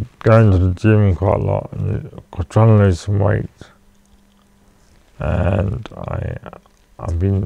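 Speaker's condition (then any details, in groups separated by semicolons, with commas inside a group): Cerebral palsy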